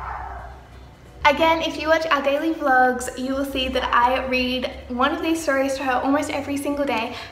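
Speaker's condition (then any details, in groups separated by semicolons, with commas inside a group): No condition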